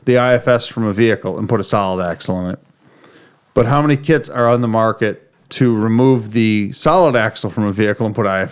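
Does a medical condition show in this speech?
No.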